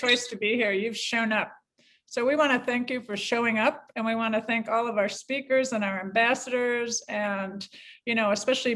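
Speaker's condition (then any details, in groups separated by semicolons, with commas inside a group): No condition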